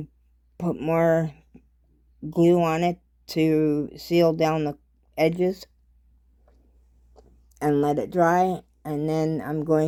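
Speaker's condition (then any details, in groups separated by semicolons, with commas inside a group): Cerebral palsy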